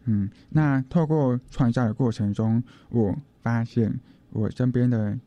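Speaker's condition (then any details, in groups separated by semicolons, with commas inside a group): Hearing impairment; says can speak well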